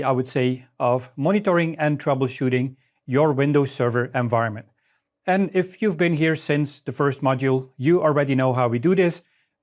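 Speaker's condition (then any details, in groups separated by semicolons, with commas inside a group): No condition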